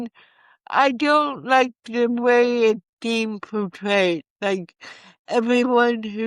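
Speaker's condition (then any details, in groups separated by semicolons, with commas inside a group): Cerebral palsy; from birth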